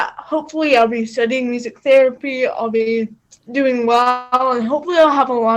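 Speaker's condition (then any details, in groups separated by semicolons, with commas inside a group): Cerebral palsy, quadriplegic; trouble articulating words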